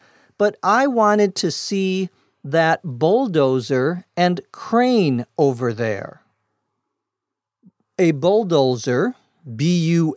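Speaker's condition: No condition

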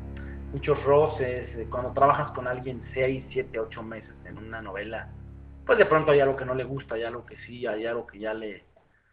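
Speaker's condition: No condition

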